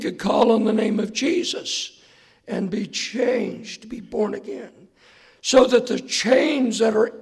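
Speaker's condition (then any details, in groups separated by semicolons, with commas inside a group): Hoarseness after vocal cord surgery; not smooth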